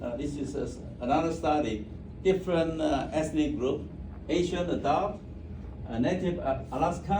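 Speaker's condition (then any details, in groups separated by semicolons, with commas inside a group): No condition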